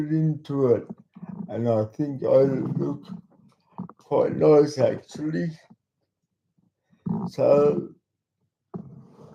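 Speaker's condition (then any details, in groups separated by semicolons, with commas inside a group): Cerebral palsy; talks slowly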